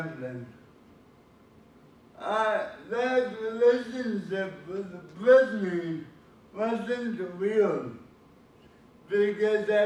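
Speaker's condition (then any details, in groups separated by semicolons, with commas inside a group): Cerebral palsy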